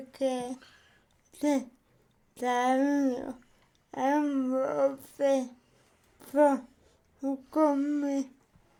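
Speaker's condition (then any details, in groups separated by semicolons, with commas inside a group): Cerebral palsy; from birth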